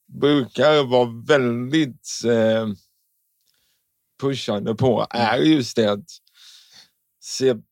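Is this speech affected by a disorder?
Yes: cerebral palsy; paralysis, constant muscle tension, shorter tight muscles, stiff in childhood, hip slightly crooked, left leg turns inward, gait differs; speech impediment, sounds not quite like others, speech therapy in childhood.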